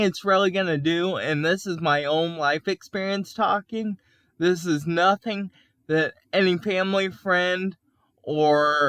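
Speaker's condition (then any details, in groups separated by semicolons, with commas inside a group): Cerebral palsy; onset at 5 months after breathing stopped, cannot walk; 38 years old, needs help with physical tasks; can speak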